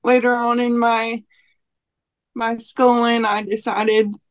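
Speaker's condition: Cerebral palsy; would like to have it

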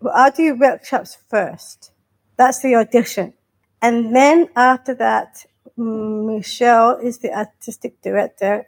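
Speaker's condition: Down syndrome; intellectual disability

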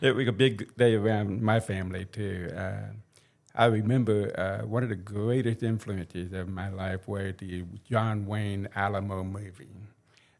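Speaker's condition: Hearing impairment; cochlear implant on left side received on 50th birthday

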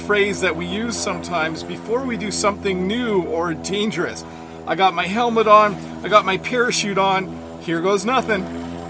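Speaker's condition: No condition

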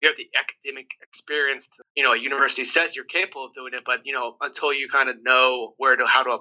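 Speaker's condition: No condition

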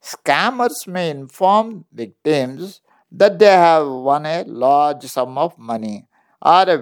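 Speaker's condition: No condition

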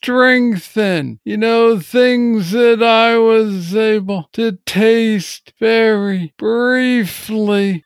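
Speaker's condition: Parkinson's disease; able to identify coffee roast

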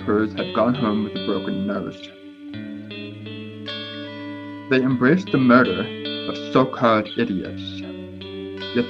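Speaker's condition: Deafness with speech impediment, born deaf; years of speech therapy

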